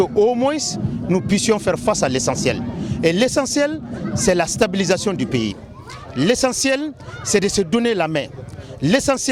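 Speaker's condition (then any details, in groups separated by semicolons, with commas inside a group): No condition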